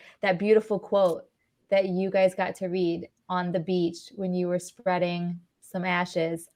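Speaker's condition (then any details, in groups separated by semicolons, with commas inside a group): No condition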